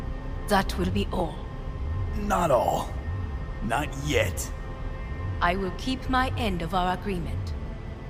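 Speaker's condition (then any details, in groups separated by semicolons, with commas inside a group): No condition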